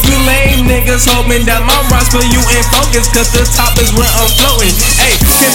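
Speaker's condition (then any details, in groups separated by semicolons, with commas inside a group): No condition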